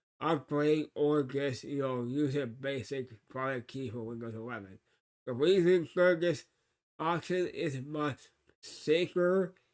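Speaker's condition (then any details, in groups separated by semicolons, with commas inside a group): Cerebral palsy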